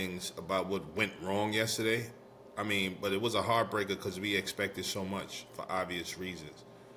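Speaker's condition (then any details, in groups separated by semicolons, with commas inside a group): No condition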